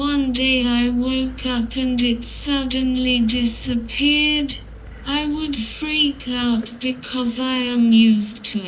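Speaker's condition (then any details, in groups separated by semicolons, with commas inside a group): Cerebral palsy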